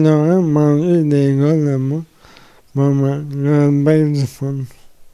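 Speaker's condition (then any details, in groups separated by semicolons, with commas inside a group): Amyotrophic lateral sclerosis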